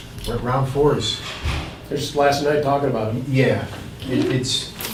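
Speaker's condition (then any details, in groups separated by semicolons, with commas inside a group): No condition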